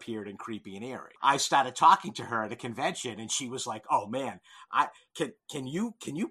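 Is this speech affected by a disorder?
No.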